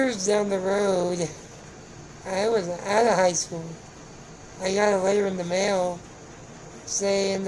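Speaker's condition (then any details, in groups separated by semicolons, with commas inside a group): Spinal muscular atrophy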